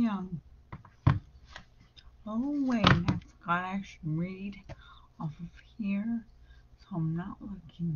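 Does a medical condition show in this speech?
Yes: brain injury.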